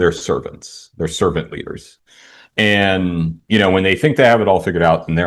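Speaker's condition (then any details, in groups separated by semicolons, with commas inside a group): No condition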